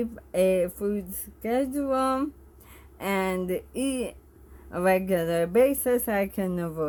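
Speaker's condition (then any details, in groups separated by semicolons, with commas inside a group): Bulbar ALS; bulbar onset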